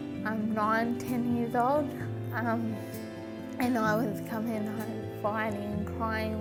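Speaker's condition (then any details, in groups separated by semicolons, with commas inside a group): Cerebral palsy; birth injury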